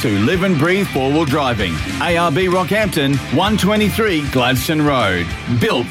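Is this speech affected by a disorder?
No.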